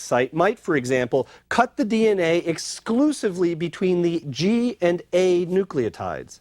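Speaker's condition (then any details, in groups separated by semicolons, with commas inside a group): No condition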